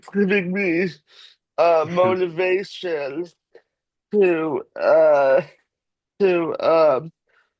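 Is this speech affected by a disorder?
Yes: cerebral palsy.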